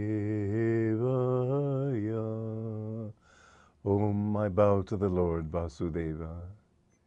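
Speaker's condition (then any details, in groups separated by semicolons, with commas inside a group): No condition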